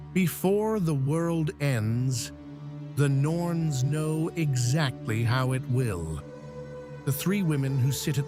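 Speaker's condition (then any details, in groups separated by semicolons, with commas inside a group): No condition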